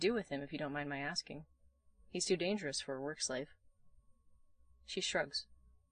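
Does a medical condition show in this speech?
No.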